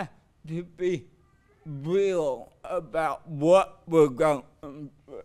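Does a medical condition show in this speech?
Yes: cerebral palsy.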